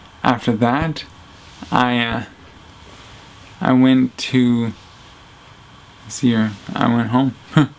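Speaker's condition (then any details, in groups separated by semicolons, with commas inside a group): Traumatic brain injury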